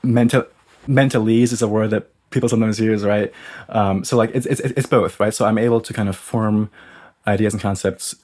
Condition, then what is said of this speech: Stuttering. But so the stutter itself has not gotten better for me personally.